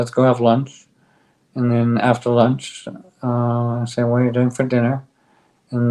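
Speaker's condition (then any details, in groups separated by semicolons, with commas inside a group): ALS; on drug, stronger bite, speaks better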